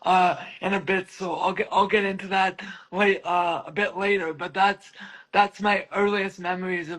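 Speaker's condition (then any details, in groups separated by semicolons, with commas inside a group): Cerebral palsy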